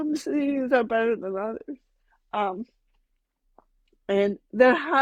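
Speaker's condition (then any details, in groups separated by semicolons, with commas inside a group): Cerebral palsy, mild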